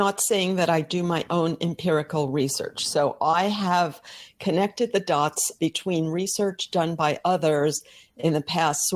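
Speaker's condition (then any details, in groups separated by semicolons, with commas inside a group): No condition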